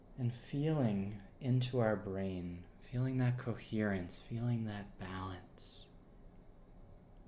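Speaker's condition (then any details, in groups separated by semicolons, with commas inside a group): No condition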